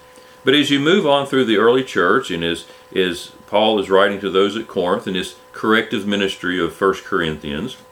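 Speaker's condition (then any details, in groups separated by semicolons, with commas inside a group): No condition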